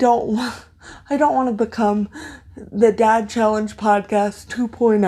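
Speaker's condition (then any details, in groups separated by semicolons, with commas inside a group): Cerebral palsy, severe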